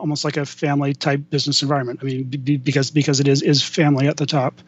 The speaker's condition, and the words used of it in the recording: Stuttering. I'm a lifelong stutterer. So if I freeze up here, hang with me and I'll